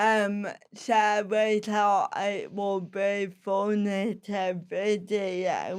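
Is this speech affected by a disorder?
Yes: cerebral palsy; slow speech, sounds disabled.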